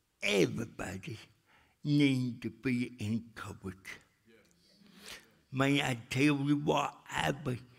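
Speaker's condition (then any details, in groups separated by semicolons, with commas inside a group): Cerebral palsy; speech still affected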